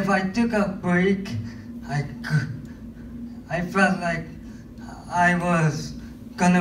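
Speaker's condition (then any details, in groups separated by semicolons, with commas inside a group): Cerebral palsy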